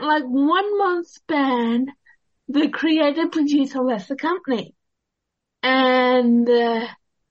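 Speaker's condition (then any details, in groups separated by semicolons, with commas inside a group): Cerebral palsy; low energy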